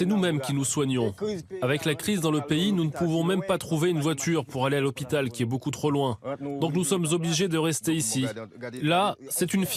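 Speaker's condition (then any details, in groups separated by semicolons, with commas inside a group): No condition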